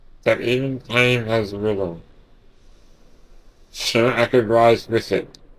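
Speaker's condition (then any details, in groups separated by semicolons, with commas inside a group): Duchenne muscular dystrophy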